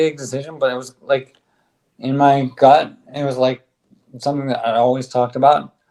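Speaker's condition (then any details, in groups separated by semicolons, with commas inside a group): ALS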